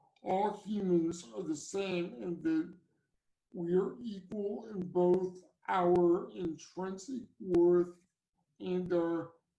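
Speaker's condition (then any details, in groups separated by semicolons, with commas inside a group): Cerebral palsy; from birth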